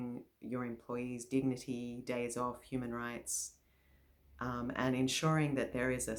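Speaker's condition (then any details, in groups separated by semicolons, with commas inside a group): No condition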